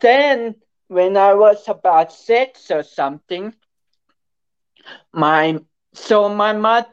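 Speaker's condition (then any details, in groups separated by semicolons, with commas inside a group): Cerebral palsy; affects speech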